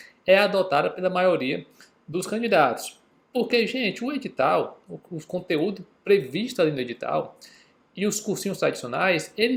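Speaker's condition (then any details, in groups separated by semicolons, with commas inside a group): No condition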